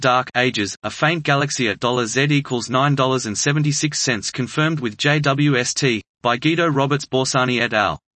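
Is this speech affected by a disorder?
No.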